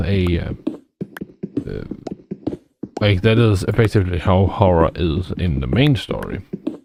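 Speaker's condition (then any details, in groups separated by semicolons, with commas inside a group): No condition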